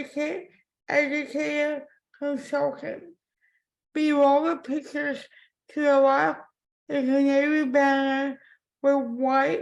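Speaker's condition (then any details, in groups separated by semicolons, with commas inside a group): Cerebral palsy; from birth; impaired speech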